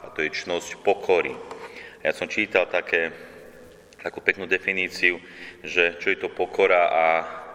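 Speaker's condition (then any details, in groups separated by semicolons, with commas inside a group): No condition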